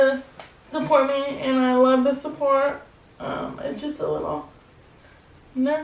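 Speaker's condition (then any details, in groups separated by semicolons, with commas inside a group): Spastic quadriplegic cerebral palsy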